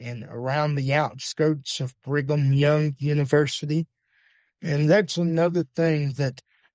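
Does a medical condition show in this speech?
Yes: cerebral palsy; uses wheelchair.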